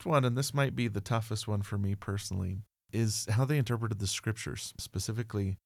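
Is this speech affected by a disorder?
No.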